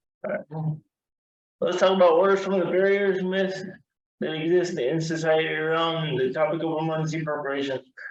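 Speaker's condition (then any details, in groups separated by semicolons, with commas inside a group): Cerebral palsy, severe; wheelchair user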